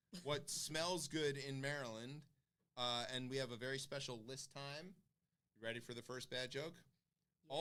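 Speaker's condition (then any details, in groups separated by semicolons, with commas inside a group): No condition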